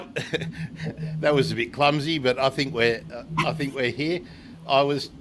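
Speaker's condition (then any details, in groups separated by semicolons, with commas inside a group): No condition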